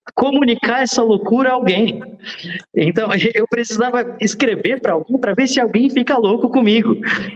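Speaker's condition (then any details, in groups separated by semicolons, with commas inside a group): No condition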